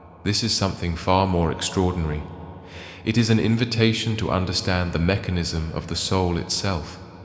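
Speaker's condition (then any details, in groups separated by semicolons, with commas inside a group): No condition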